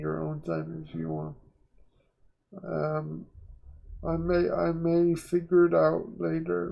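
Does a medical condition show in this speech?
Yes: quadriplegic cerebral palsy; uses one hand.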